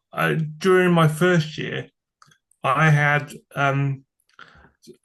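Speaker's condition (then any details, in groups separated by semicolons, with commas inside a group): Cerebral palsy; from birth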